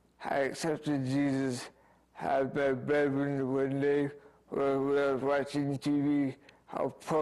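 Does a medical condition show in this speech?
Yes: speech impairment after accident.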